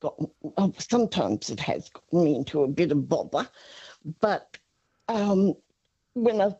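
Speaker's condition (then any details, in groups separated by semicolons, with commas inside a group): Parkinson's disease; hands slower than brain when typing, uses wheelie walker, past hospital stays; brain sometimes steals words, mixes up names, voice sometimes does not hold up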